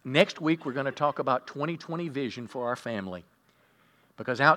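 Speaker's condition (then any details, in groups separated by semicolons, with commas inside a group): No condition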